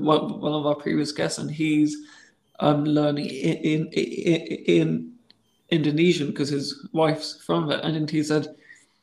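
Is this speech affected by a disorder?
Yes: stammer; stammer since childhood, no cure; ongoing stammer, brief two-second stammers, sometimes taken for nervousness; stammers more when others finish sentences or roll eyes, questioned over saying own name; here repeated sounds, blocks.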